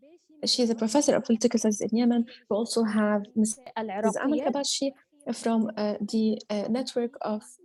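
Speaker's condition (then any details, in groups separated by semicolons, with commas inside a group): No condition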